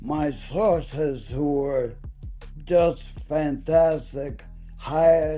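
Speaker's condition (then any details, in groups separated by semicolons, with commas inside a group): ALS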